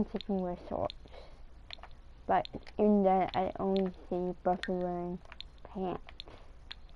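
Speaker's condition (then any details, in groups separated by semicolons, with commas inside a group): Cerebral palsy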